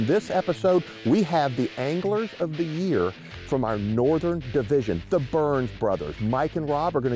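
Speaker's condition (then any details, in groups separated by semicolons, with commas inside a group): No condition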